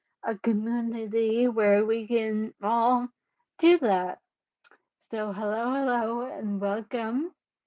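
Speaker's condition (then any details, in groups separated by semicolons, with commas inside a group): Cerebellar ataxia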